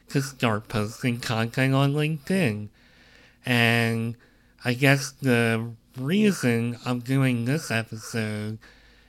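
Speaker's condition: Cleft lip and palate; present since birth

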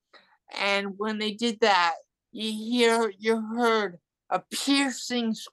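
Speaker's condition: Cerebral palsy and hearing loss; adult

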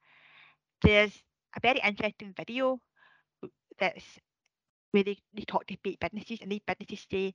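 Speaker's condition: Deafness; sometimes talks too fast

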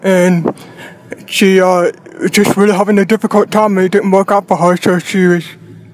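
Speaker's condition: Deafblindness; no early speech, speech pathologist Vicky, felt lips and throat, speaking at seven, initially unclear

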